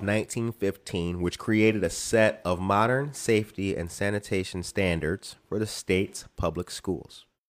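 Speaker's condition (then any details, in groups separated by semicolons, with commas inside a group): No condition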